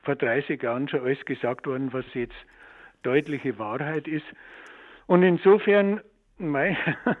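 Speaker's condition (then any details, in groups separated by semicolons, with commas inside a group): No condition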